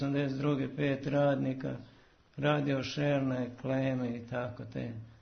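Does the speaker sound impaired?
Yes: Parkinson's disease; converses normally, illness not noticeable on radio.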